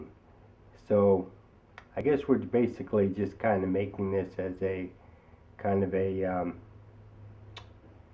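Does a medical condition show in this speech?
Yes: ALS; onset in arms.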